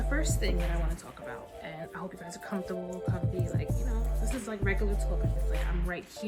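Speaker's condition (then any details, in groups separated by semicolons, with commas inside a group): No condition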